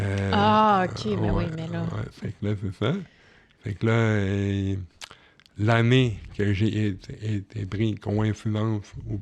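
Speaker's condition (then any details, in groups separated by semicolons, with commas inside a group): Cerebral palsy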